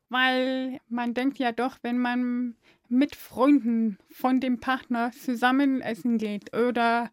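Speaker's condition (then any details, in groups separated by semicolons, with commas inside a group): Deafness; deaf since birth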